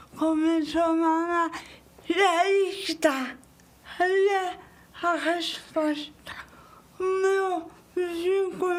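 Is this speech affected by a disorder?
Yes: cerebral palsy.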